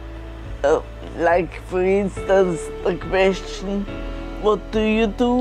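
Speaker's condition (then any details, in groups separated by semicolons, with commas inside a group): Multiple sclerosis; may be slower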